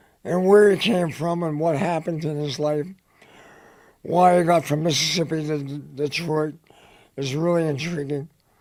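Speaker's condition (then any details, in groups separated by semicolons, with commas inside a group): Head and neck cancer; dry throat, dry mouth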